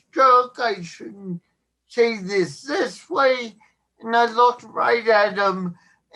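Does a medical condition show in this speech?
Yes: cerebral palsy.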